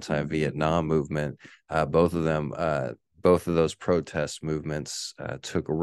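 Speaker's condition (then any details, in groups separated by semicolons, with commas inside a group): No condition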